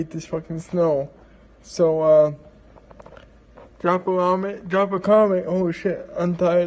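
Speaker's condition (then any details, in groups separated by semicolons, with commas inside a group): Cerebral palsy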